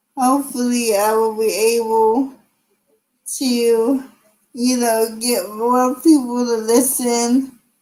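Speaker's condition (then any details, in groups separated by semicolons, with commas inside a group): Cerebral palsy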